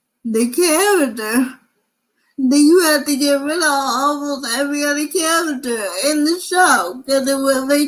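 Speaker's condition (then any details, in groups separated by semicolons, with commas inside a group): Cerebral palsy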